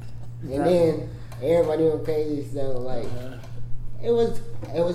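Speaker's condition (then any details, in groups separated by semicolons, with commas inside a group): Cerebral palsy; prevents flowing speech, says a few words then staggers, teacher Duke sings main rap vocals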